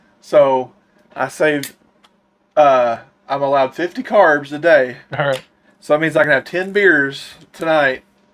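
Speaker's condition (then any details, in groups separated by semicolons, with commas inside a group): No condition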